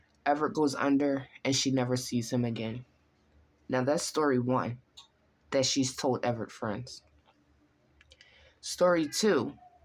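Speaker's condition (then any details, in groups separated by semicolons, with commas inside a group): No condition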